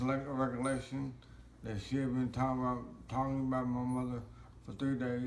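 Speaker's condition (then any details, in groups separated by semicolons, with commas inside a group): Traumatic brain injury; therapy and occupational therapy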